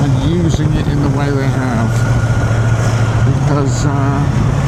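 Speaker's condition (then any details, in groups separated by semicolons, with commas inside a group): No condition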